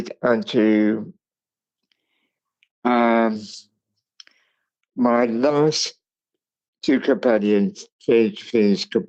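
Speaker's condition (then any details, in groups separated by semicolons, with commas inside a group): Cerebral palsy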